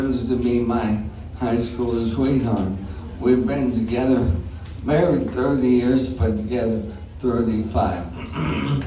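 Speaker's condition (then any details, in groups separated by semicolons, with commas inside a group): ALS; some speech trouble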